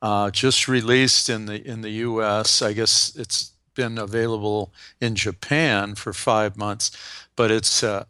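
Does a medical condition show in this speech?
No.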